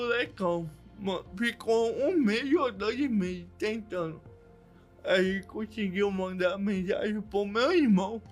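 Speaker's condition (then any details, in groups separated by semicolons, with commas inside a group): Cerebral palsy; diagnosed in childhood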